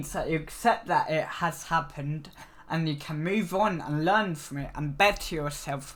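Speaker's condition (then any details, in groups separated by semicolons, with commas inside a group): Cerebral palsy; needs frequent rest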